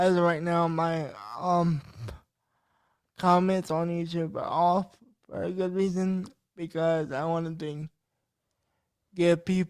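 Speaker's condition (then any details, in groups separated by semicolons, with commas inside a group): Cerebral palsy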